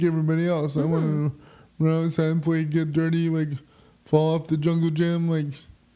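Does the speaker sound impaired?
Yes: quad spastic cerebral palsy, spastic quadriplegic; chronic pain, ongoing spasticity, spastic laughter.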